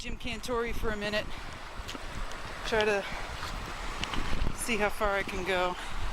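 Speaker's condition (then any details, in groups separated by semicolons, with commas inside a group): No condition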